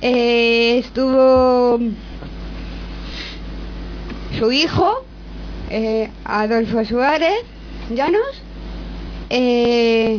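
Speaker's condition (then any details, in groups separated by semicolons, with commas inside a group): Down syndrome; reads news item aloud on live radio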